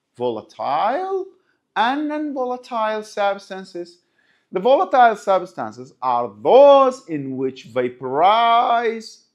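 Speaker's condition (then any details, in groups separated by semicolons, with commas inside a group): No condition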